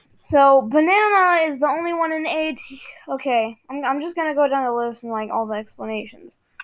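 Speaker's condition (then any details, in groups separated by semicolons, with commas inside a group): No condition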